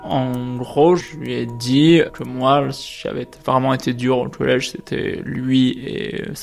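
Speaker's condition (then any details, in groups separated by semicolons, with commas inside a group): Stuttering; stuttering since childhood, main factor of exclusion and school bullying; age 31, still stutters; prolonged sounds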